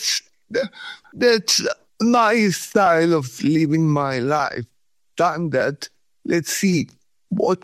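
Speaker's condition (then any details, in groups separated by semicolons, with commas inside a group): Cerebral palsy; feet opposite of Charlie Chaplin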